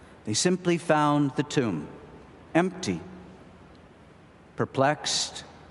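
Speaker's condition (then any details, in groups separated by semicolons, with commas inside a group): No condition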